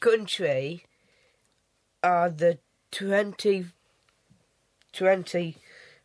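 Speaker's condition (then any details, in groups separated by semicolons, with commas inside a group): Down syndrome; child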